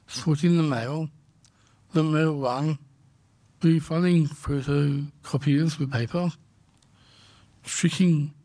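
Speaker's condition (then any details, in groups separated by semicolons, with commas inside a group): Down syndrome; congenital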